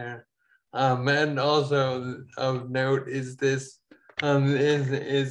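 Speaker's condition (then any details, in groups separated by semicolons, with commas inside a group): Ataxia; falls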